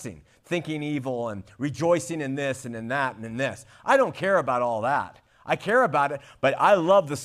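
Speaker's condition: No condition

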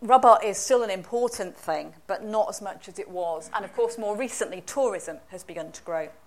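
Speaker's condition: No condition

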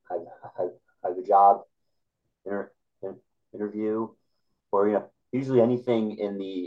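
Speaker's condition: Stuttering; stutter since childhood, known to classmates at earlier school before 7th grade; adult, past college freshman year, working, constantly trying to improve stutter; uses small talk to avoid stuttering, talked little as child, discloses stutter, training others builds confidence; repeated sounds

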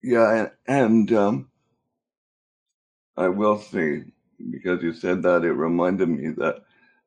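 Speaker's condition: Cerebral palsy; cerebral palsy since birth

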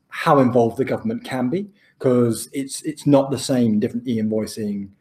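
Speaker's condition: No condition

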